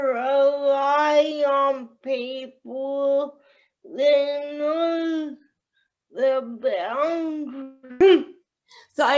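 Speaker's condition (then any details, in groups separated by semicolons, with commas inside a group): Cerebral palsy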